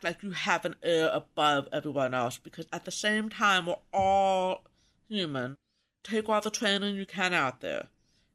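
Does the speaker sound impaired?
Yes: profound deafness; congenital, maternal rubella (German measles) in 1964 outbreak, about 30% hearing left ear, 40% right, tone deafness; pulled out of class weekly for speech therapy in school.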